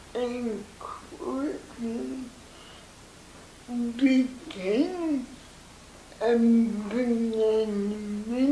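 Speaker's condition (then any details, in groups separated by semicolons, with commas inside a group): Cerebral palsy; speech impairment, cerebral palsy accent, hard to hear in noise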